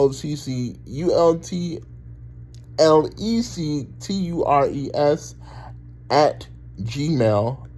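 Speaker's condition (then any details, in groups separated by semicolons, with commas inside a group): Cerebral palsy; talks very well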